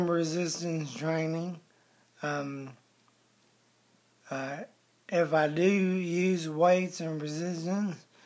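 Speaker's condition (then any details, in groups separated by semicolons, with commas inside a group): ALS; speech slurred, significantly changed, daily breathing exercises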